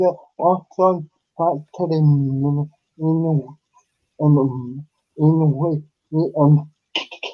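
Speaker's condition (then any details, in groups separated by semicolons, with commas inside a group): Cerebral palsy; unable to walk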